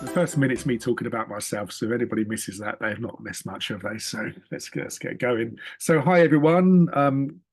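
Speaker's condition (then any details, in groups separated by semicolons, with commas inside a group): No condition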